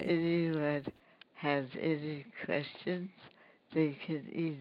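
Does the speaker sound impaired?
Yes: dystonia; late onset dystonia, not genetic, affects speech and walking, legs not moving as intended, crashes into things; speech much improved for several years as side effect of new medication use, no speech therapist; for years could not speak intelligibly, not understood by others, now talks readily, dystonia felt every word.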